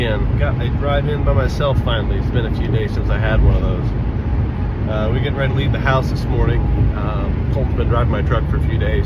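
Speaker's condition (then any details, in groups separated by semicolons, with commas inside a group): No condition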